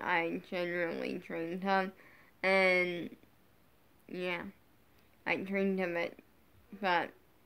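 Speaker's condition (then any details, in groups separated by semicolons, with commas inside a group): Brain injury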